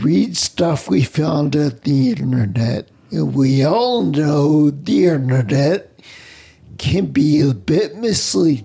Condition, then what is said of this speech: Ataxia. Rare disease known as spinocerebellar ataxia, which is a neuromuscular disease that's left me mobility challenged, as well as with a speech impediment